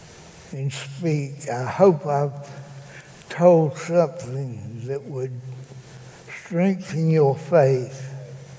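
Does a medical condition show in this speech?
Yes: cerebral palsy; present from birth, attended school for handicapped children; can no longer walk, disability after 30-some working years, Greensboro doctor said nothing can be done; still able to speak, gives spoken testimony in church.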